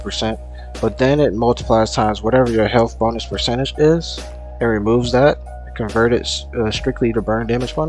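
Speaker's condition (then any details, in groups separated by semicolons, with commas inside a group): No condition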